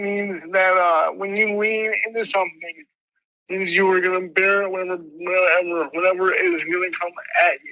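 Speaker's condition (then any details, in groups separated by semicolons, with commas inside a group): Mild cerebral palsy; speech impediment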